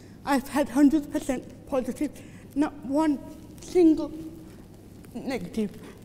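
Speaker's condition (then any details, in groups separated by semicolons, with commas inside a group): Cerebral palsy; from birth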